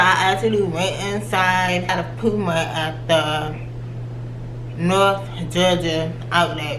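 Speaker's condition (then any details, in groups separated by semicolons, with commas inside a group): Cerebral palsy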